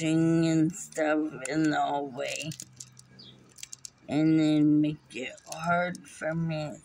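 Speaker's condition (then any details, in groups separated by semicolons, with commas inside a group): Muscular dystrophy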